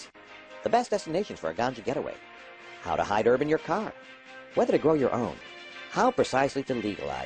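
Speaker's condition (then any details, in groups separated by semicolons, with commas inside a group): No condition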